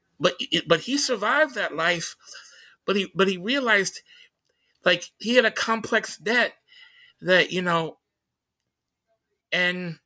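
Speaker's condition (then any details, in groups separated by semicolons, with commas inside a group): Stutter; stuttering during conversation; repeated sounds, blocks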